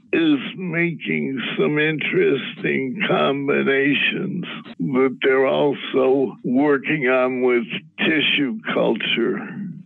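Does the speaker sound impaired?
Yes: Parkinson's disease; diagnosis led to medicinal cannabis use.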